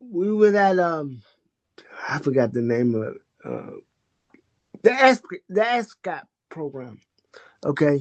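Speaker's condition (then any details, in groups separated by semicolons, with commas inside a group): Cerebral palsy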